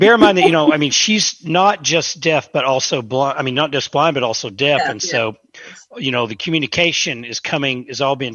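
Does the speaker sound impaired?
No.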